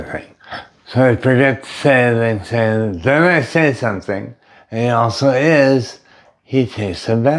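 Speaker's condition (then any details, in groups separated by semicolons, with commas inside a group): Brain injury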